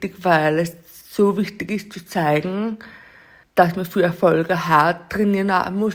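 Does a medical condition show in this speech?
Yes: deafness; learned sign language only from age 17, no one had told her it existed; interviewed with help of a sign language interpreter; learned to speak over time despite deafness.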